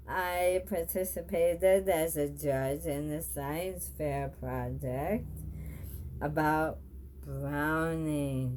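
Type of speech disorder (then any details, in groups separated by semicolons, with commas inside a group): Bulbar dysarthria; bulbar onset ALS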